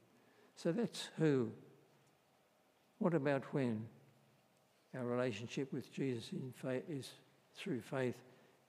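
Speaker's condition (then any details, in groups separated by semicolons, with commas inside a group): Parkinson's disease; varying, unpredictable effects, best with careful medication timing and enough rest; voice may crack, concern about voice carrying through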